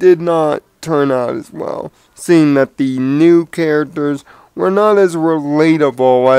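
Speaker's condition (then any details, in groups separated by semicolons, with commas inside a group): Cerebral palsy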